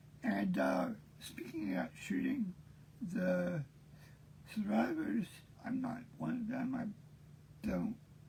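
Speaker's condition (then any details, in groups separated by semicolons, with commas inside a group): Cerebral palsy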